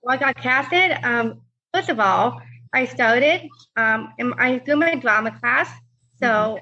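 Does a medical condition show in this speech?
Yes: Down syndrome; congenital; public speaker giving speeches on stage, described as a very good speaker.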